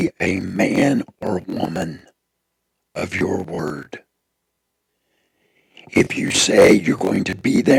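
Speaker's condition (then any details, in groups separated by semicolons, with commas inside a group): Throat cancer; tracheostomy tube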